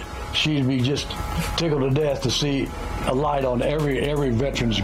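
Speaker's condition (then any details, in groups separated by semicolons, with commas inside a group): No condition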